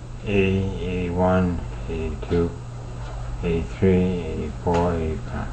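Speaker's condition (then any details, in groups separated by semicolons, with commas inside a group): Parkinson's disease; without auditory masking, beginning of therapy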